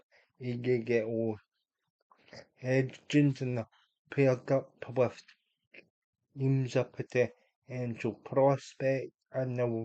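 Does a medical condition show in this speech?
Yes: cerebral palsy; unable to walk.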